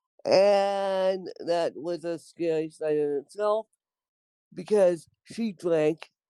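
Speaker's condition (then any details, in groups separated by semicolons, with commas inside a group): Cerebral palsy, mixed, moderate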